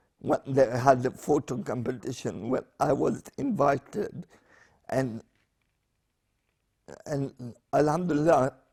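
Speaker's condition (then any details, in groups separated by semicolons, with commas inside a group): Spastic paraplegia with essential tremor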